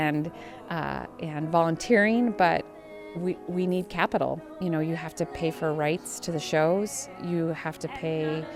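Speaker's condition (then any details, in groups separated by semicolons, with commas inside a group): No condition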